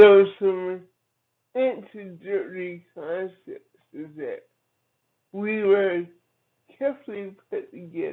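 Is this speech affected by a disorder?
Yes: cerebral palsy; from birth.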